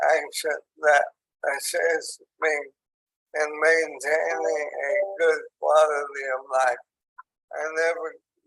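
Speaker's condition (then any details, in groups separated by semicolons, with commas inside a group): ALS; onset in hands and arms, tracheostomy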